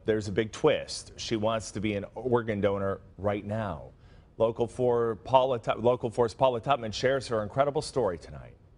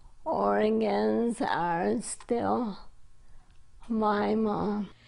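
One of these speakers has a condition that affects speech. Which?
The second: advanced stage multiple sclerosis, severe; advanced stage, slowly progressive, diagnosed about 16 years ago; small fading voice, barely speaks when exhausted, restraints to sit, breathe.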